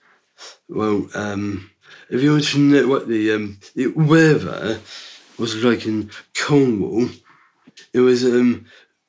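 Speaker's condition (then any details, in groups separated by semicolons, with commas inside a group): Down syndrome; three copies of chromosome 21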